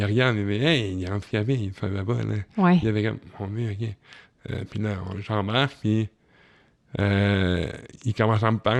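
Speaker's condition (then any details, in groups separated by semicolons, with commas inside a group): Cerebral palsy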